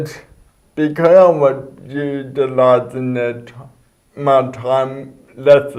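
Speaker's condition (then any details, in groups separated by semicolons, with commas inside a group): Cerebral palsy; speech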